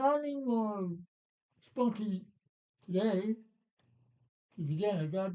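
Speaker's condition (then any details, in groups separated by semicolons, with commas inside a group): Parkinson's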